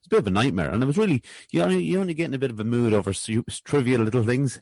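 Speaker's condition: No condition

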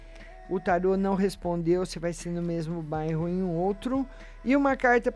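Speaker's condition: No condition

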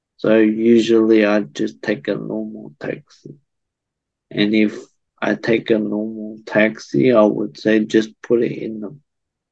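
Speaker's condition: Cerebral palsy

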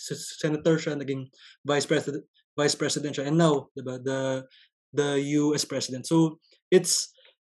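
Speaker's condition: Stuttering; stutter since early childhood, noticed on entering grade school; broken, choppy non-fluent speech, dreads answering strangers like jeepney drivers, public communication affected; repeated sounds

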